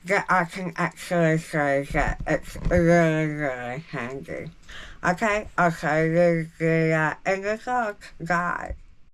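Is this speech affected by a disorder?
Yes: jaw cancer surgery; jaw cancer, 16-hour surgery, tracheostomy, peg feeding, 35 radiation treatments; no speech with tracheostomy, speaks since removal.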